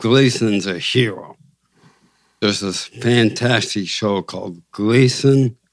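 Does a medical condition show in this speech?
Yes: ALS; limb onset ALS, left foot drop, back surgery for presumed pinched nerve, symptoms accelerated afterward; diagnosed a few months ago, prognosis two to five years, cannot walk unsupported, about 15 supplements.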